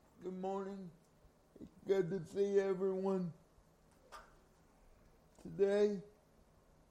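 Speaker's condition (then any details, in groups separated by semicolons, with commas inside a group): Cerebral palsy; from birth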